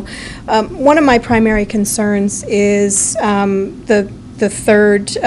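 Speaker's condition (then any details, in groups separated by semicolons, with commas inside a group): No condition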